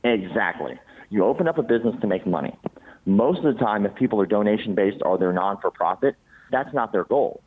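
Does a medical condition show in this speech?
Yes: cleft palate; congenital, many surgeries in childhood, facial scars.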